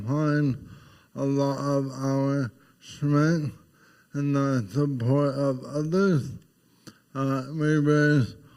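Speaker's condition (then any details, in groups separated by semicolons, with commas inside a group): ALS; voice changed, uses AI voice from early recordings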